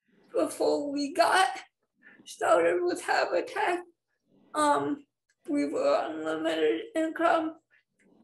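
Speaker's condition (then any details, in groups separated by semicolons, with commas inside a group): Spastic cerebral palsy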